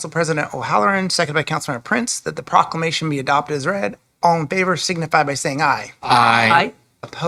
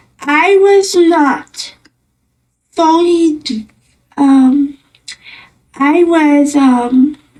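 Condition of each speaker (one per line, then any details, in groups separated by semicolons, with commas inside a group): No condition
Cerebral palsy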